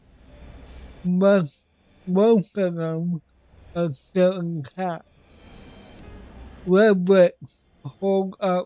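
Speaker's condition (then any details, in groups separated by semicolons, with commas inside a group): Cerebral palsy; affects voice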